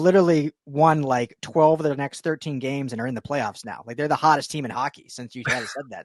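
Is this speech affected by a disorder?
No.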